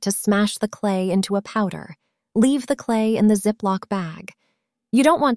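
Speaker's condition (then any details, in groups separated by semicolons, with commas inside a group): No condition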